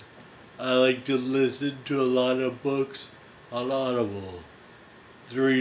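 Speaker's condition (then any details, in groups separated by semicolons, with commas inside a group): Friedreich's ataxia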